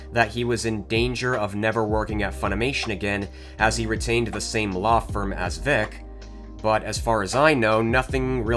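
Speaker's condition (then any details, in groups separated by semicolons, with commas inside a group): No condition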